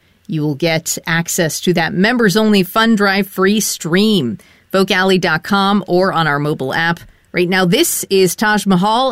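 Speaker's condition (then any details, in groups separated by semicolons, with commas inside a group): No condition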